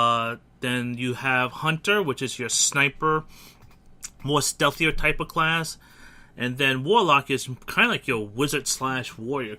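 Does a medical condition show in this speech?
No.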